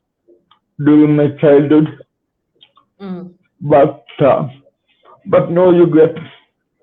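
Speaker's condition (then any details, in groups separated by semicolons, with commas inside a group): Cerebral palsy; spastic type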